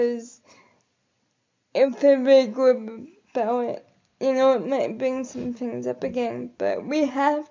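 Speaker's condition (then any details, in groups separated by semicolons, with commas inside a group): Cerebral palsy; quadriplegic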